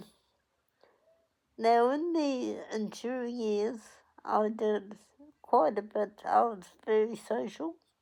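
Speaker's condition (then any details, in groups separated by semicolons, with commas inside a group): Cerebral palsy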